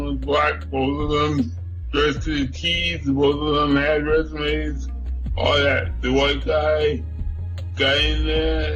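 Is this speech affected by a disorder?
Yes: cerebral palsy.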